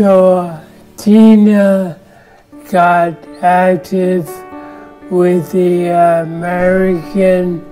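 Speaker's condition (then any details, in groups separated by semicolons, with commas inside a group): ALS; speech onset; losing clear speech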